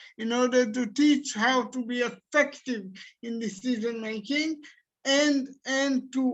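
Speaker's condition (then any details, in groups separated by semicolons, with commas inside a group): Cerebral palsy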